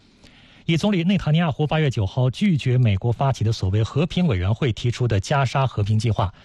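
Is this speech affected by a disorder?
No.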